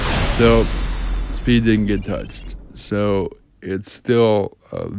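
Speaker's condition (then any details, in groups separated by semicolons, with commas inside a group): Cerebral palsy; affects gait and walking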